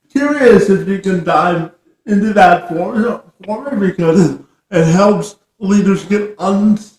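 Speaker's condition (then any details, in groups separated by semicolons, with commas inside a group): Cerebral palsy; present from birth, unable to walk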